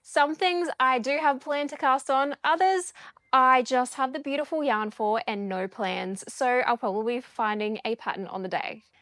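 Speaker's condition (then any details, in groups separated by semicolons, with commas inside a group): No condition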